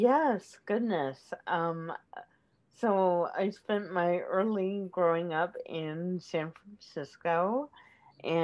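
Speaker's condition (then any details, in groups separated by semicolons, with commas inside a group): Cerebral palsy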